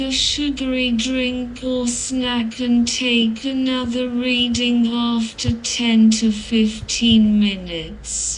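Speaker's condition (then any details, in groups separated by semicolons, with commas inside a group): Cerebral palsy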